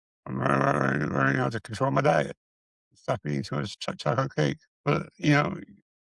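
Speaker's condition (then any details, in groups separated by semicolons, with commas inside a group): Multiple system atrophy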